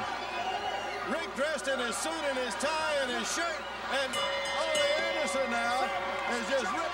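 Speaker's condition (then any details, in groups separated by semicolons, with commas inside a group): No condition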